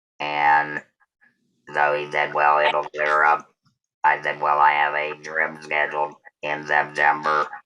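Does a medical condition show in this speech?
Yes: total laryngectomy.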